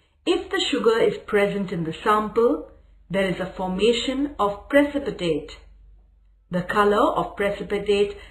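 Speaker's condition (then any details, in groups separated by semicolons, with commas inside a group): No condition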